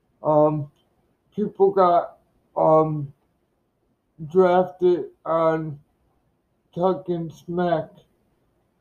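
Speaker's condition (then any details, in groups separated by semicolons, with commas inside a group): Cerebral palsy; speech described as not normal due to cerebral palsy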